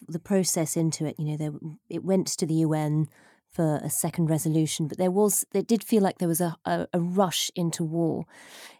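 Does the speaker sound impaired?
No.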